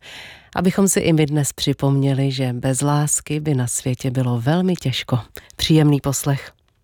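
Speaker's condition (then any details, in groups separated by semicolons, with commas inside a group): No condition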